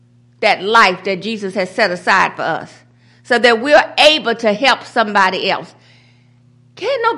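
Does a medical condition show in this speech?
No.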